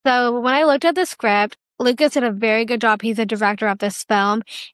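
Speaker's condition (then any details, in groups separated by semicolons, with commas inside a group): Down syndrome; duplicate of the 21st chromosome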